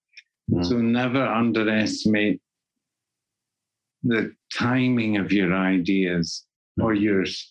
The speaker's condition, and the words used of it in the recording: Parkinson's disease. My voice is going. And the voice thing is particularly important to me.